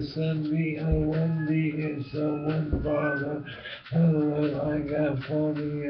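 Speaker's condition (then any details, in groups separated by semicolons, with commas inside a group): Brain injury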